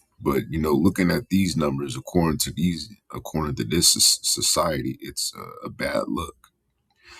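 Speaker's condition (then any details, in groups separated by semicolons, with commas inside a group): No condition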